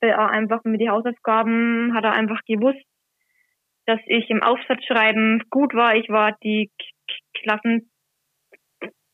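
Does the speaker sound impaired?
Yes: stuttering; covert stuttering hidden over ten years, avoided words anticipated to be stuttered; no longer hidden, reads Gospel in church, practices reading at home beforehand; reading aloud in church not stutter-free; here blocks.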